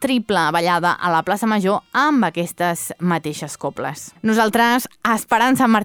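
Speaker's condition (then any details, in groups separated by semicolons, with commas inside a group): No condition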